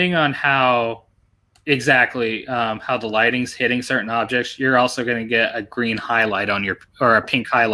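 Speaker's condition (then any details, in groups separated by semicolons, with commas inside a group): No condition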